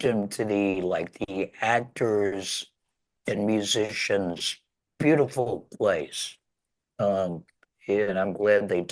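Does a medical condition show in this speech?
Yes: laryngectomy; laryngectomy after throat cancer.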